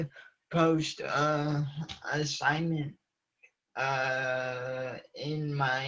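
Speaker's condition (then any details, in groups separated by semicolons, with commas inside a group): Cerebral palsy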